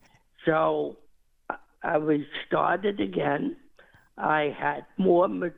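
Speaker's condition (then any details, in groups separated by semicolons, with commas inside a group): Cerebral palsy; walks independently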